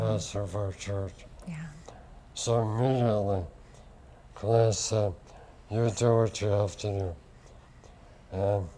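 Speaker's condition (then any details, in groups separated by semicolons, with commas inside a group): Lou Gehrig's disease; tracheostomy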